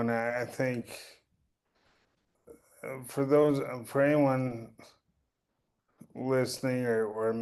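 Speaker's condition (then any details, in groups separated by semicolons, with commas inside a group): Cerebral palsy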